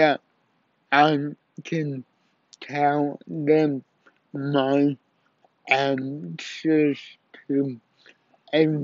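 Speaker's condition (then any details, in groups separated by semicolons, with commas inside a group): Cerebral palsy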